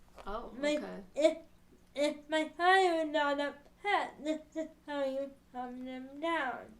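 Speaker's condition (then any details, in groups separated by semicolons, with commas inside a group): Cerebral palsy, spastic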